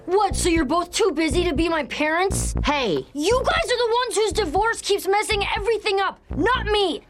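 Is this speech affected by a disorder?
No.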